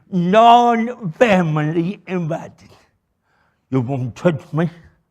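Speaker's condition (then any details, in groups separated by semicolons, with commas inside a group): Cerebral palsy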